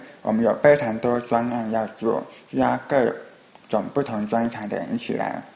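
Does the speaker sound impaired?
Yes: hearing impairment; others speak too fast.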